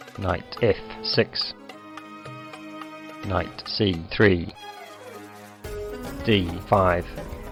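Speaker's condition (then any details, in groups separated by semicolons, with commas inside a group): No condition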